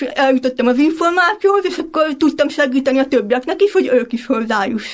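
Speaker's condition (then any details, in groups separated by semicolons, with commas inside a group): Deafblindness (hearing impairment)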